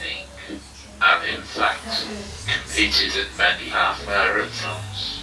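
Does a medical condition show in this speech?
Yes: motor neurone disease, through a speech-generating device; text-to-speech app with banked voice, typing difficult, uses dictation; voice progressively worsening, speech sometimes insufficient.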